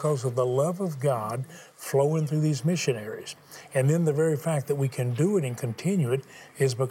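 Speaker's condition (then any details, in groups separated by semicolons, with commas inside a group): No condition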